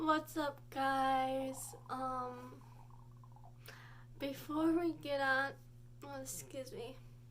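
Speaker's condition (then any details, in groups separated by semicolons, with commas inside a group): Cerebral palsy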